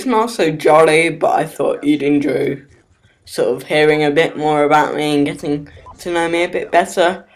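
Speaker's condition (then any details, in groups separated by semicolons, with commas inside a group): Cerebral palsy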